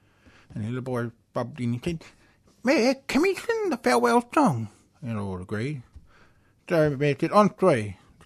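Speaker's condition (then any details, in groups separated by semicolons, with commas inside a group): Hearing loss with cochlear implants; both implants, number seven model Bluetooth phone streaming, telecoil via Cochlear app, hears fridge motor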